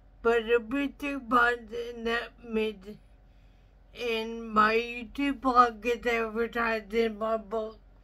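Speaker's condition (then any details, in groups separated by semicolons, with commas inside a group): Traumatic brain injury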